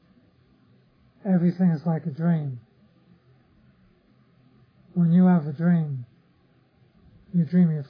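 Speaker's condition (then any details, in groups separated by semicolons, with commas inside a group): Parkinson's disease; others offer remedies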